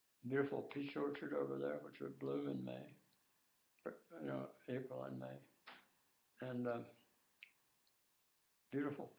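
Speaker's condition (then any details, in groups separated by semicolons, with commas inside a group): Tongue cancer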